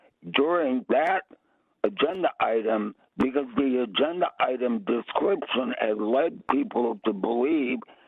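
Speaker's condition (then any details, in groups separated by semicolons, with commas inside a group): Vocal cord cancer; difficulty speaking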